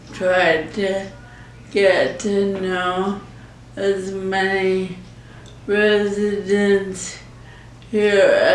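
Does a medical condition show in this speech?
Yes: ALS.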